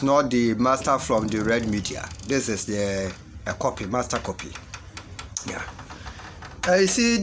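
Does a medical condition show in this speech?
No.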